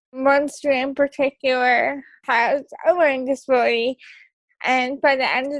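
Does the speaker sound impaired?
Yes: cerebral palsy; onset before birth.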